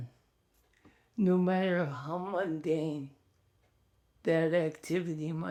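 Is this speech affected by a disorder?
Yes: ALS.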